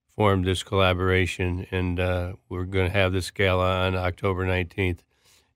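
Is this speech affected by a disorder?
Yes: Parkinson's disease; left hand clutching about eight years before diagnosis, diagnosed within 2 days via friend Peter Secchia, Grand Rapids; 4 years since diagnosis, tremor and hand clutching with anxiety, big and loud therapy via movement specialist; speech tough, speech therapy with ahs before going on air, big and loud voice training.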